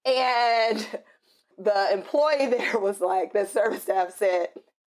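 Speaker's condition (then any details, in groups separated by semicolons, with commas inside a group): No condition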